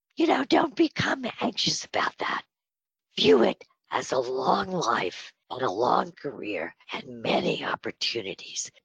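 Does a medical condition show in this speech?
Yes: spasmodic dysphonia; on Botox treatment.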